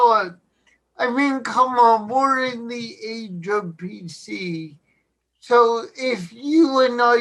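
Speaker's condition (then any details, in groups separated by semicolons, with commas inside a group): Cerebral palsy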